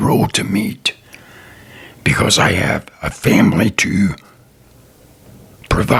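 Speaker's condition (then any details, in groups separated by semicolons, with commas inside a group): Throat cancer survivor; speech altered by cancer treatment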